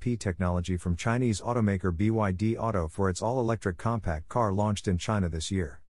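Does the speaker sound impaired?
No.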